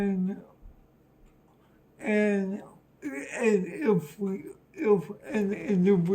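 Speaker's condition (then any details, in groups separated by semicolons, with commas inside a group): Cerebral palsy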